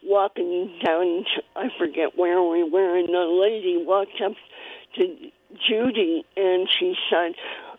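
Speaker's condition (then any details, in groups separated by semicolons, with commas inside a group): Cleft palate; congenital cleft palate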